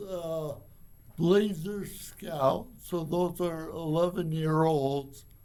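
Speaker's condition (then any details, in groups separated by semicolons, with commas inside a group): Cerebral palsy; from birth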